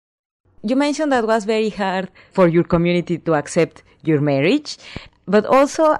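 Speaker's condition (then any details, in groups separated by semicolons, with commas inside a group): No condition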